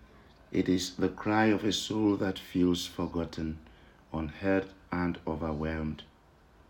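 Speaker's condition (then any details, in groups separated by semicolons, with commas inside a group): No condition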